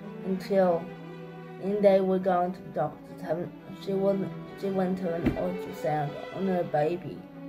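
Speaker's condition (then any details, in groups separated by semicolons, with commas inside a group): Cerebral palsy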